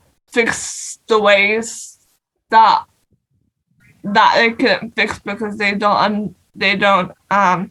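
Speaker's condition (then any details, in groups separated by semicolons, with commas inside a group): Cerebral palsy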